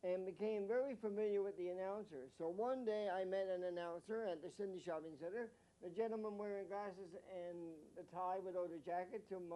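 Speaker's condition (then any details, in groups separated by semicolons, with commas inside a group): Mild cerebral palsy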